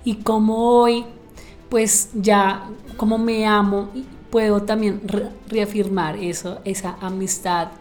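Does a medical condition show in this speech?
Yes: stuttering; since childhood, hidden in school by staying silent, emo phase as mask for frustration; speaks openly in public as a person who stutters, hosts podcast; here repeated sounds.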